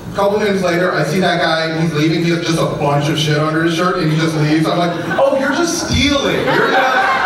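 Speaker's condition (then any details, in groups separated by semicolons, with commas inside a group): No condition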